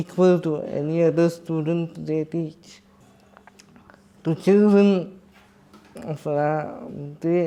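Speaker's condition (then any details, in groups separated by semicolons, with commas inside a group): Cerebral palsy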